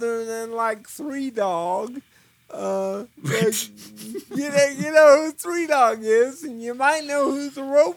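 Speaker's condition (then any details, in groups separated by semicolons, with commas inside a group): Cerebral palsy; eyes appear to look up as if about to pass out when thinking or talking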